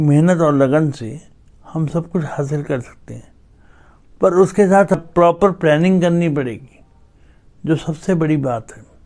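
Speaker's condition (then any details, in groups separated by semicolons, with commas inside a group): Cerebral palsy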